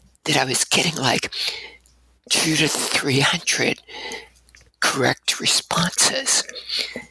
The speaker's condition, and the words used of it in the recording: Spasmodic dysphonia. But as I say in my workshops, because a lot of times people are looking really concerned when they hear what I sound like.